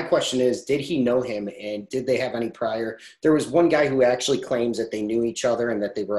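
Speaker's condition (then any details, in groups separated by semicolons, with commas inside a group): No condition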